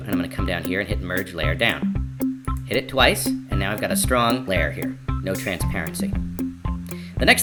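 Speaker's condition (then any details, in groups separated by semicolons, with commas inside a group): No condition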